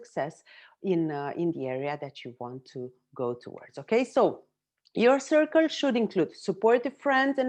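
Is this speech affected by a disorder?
No.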